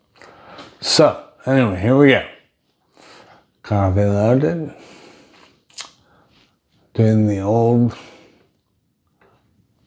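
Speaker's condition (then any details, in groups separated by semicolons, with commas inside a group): Brain injury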